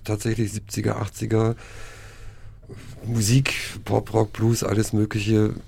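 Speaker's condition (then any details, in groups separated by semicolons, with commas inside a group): No condition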